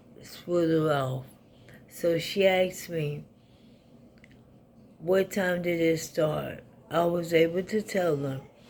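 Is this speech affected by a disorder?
Yes: ALS.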